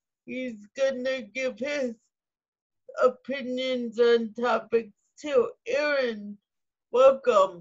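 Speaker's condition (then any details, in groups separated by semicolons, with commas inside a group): Cerebral palsy; spastic ataxic type, lower body spastic, startle reflex; very weak throat muscles, chokes when eating or drinking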